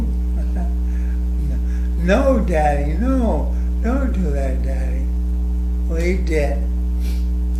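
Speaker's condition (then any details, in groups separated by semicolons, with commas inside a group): ALS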